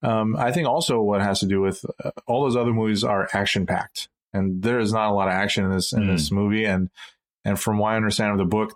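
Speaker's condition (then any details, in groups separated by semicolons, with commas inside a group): No condition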